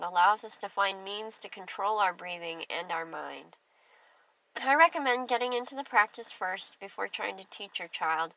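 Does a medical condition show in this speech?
Yes: cleft lip and palate; clear speech.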